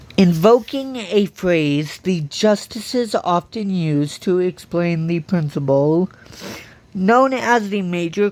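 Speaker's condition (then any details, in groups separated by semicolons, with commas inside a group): Cerebral palsy; from birth, walks with walker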